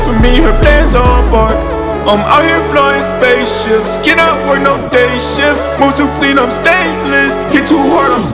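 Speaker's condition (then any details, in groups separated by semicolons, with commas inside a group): No condition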